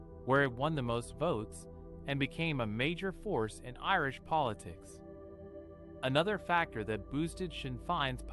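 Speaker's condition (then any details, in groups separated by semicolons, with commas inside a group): No condition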